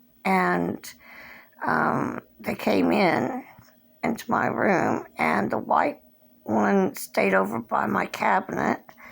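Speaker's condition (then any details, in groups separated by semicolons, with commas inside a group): Cerebral palsy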